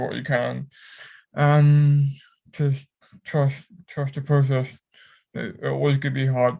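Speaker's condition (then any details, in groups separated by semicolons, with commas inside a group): Cerebral palsy; affects whole body; cramps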